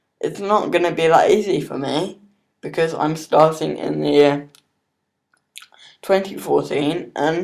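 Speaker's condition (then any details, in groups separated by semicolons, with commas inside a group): Cerebral palsy; not fully independent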